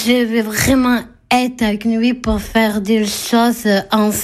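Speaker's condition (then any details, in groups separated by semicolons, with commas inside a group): Down syndrome (trisomy 21); described as handicapped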